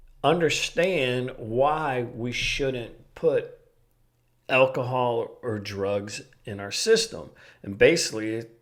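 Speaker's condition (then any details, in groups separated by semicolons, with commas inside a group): No condition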